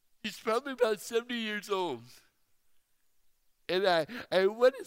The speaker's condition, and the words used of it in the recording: Dystonia. No wonder somebody at a fast food drive-up plane would have difficulty understanding me.